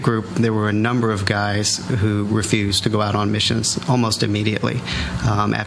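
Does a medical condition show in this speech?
No.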